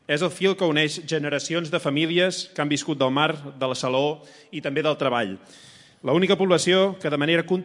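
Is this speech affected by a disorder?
No.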